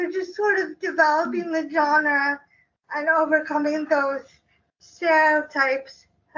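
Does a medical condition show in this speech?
Yes: cerebral palsy.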